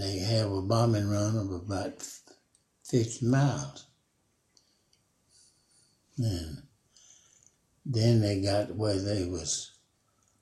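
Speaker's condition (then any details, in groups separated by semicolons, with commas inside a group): Parkinson's; about 5 years since onset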